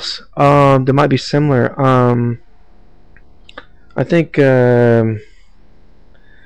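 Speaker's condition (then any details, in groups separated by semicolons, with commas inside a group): No condition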